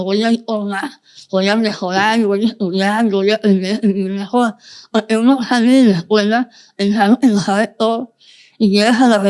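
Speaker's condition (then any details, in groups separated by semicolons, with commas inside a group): Moebius syndrome, congenital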